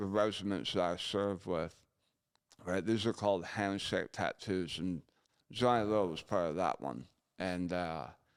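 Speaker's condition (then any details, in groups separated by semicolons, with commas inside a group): Gunshot injury to chin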